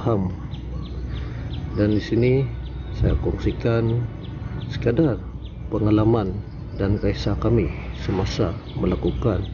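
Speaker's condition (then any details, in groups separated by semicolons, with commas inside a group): No condition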